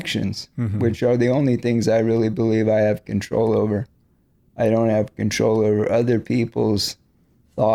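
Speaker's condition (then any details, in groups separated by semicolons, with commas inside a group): ALS; breathes unaided by day using accessory muscles, declining lung function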